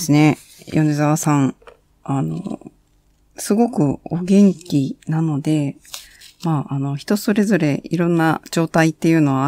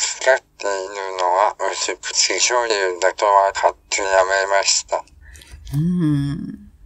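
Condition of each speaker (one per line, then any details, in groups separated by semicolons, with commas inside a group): No condition
ALS; tracheostomy, ventilator, voice synthesis from own recorded voice; in hospital, tracheostomy and ventilator about two months; cannot speak, uses synthesized voice, speech-generating device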